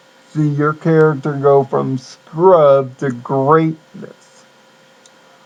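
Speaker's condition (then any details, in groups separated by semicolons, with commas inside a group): Cerebral palsy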